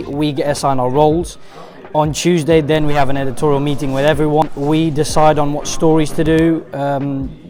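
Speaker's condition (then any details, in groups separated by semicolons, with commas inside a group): No condition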